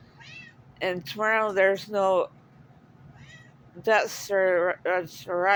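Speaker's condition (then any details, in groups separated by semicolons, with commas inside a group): Cerebral palsy; speaks differently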